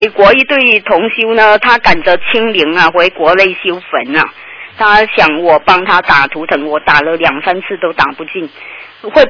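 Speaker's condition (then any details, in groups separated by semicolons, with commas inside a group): No condition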